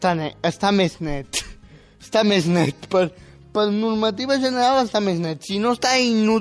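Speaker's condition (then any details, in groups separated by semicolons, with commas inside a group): Spastic quadriplegic cerebral palsy; control of speech retained, good communicative ability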